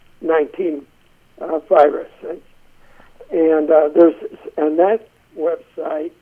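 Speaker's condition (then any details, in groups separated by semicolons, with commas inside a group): Essential tremor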